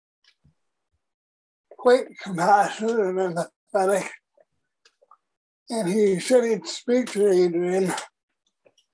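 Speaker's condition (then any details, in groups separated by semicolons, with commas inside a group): Parkinson's disease; young onset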